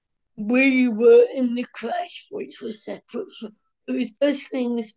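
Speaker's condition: Cerebral palsy, mild

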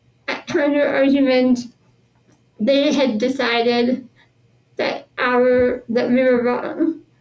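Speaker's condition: Spinal muscular atrophy; born with it

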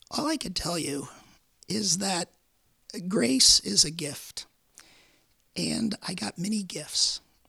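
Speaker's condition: Vocal cord cancer, repeated surgery; a few weeks after 19th vocal cord surgery at University of Michigan, about 17 years since diagnosis

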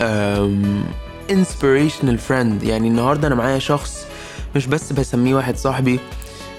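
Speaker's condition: No condition

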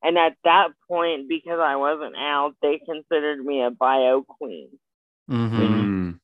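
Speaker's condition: Spastic quadriplegic cerebral palsy; brain-body communication misfire

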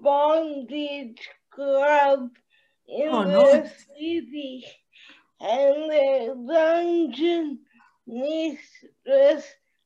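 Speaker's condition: Cerebral palsy

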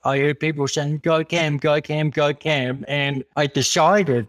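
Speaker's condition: Cerebral palsy; congenital

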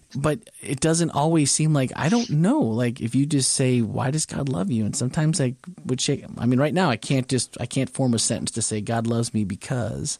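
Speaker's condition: No condition

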